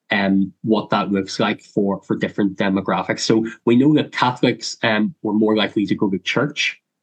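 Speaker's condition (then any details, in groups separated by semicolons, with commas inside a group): Cleft lip and palate; congenital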